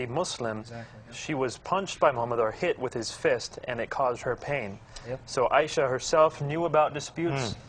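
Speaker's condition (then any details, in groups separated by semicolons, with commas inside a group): No condition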